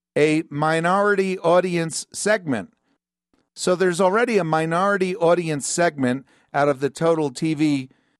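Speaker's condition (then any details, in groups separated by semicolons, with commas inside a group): No condition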